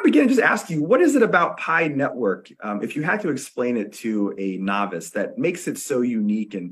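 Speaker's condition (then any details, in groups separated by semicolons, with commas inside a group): No condition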